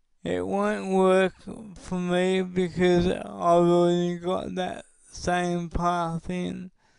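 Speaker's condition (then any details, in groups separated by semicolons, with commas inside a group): Cerebral palsy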